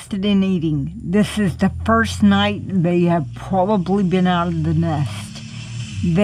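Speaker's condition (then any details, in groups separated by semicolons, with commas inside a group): Cerebral palsy; cannot walk, crawls to get around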